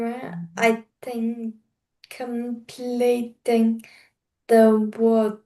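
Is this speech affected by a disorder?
Yes: cerebral palsy; slower speaking pace.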